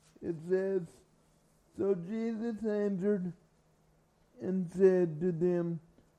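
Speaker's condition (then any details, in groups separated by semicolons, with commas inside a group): Cerebral palsy; from birth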